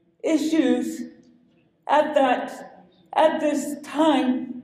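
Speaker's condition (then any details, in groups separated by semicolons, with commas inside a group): Cerebral palsy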